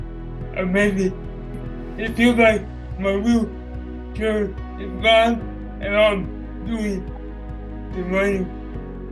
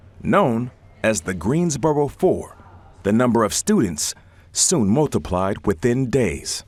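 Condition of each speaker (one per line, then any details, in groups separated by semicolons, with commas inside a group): Cerebral palsy; from birth; about 32 years old
No condition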